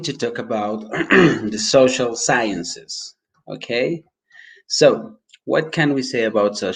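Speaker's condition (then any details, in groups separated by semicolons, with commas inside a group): No condition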